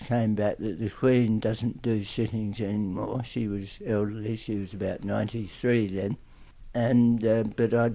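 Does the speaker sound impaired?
Yes: tongue cancer; aggressive tongue cancer, radiotherapy and chemotherapy, stomach feeding tube for swallowing problems after treatment; lasting speech and swallowing problems, still present to a certain extent.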